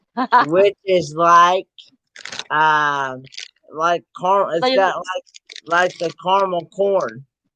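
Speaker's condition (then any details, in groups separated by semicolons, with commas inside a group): Cerebral palsy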